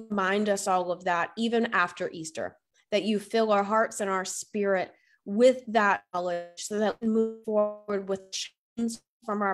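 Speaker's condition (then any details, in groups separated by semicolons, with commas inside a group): No condition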